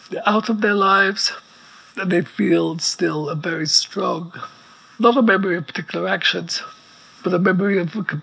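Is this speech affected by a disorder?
Yes: ALS; progressive neuromuscular illness, effectively quadriplegic, paralyzed from neck down, wheelchair within six months of diagnosis; very weak voice needing amplifier, respirator audible in background.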